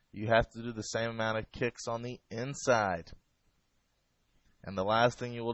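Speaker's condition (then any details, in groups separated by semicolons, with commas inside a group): No condition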